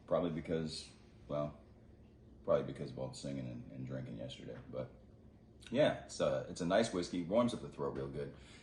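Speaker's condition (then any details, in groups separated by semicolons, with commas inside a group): No condition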